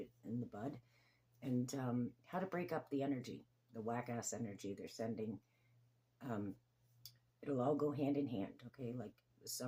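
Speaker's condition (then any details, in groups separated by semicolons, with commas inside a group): No condition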